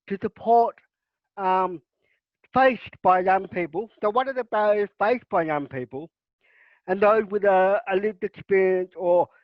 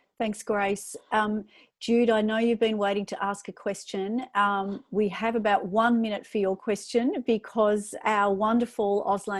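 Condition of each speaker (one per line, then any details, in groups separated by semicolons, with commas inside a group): Cerebral palsy
No condition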